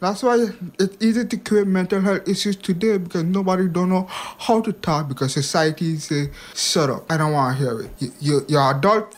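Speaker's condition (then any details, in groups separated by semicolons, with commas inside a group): Hearing impairment; past speech impediment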